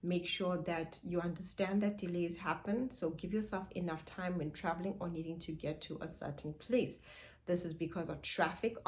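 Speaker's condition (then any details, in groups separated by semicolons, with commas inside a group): No condition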